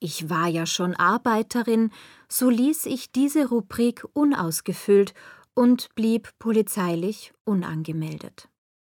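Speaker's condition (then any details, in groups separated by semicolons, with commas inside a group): No condition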